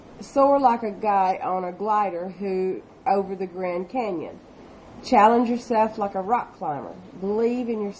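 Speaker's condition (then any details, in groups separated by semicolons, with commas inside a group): No condition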